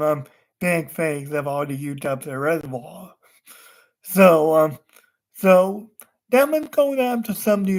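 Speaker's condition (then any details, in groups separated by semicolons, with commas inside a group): Cerebral palsy; wheelchair user, unable to walk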